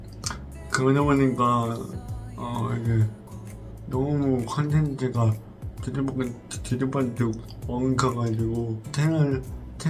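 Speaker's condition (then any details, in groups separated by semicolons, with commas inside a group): Brain lesion disability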